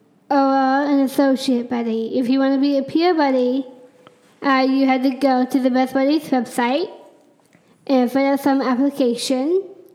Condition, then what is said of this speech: Down syndrome. So I'm in speech to improve on it, to be better in